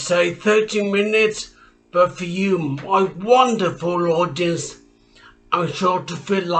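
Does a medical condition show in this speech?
Yes: traumatic brain injury; speech.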